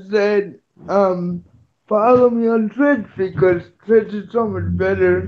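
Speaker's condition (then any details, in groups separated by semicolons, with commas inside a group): Cerebral palsy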